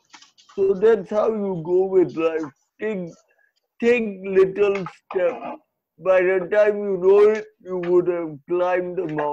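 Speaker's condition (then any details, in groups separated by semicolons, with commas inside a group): Cerebral palsy; reactive movement causes shivering, abnormal breathing when speaking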